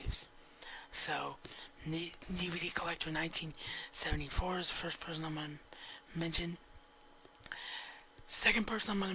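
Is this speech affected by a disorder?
Yes: cerebral palsy; wheelchair bound.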